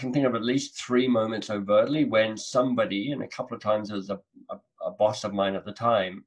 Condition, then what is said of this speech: Cleft palate. Because I'm like, I'm up there and I've got a speech, you know, disability of some sort.